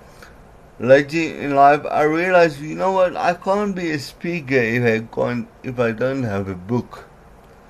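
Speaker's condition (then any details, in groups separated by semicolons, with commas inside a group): Cerebral palsy; uses oxygen machine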